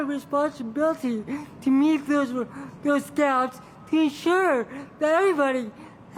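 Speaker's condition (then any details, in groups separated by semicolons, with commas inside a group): Cerebral palsy; from birth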